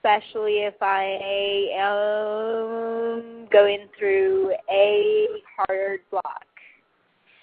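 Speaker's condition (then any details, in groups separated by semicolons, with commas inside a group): Cerebral palsy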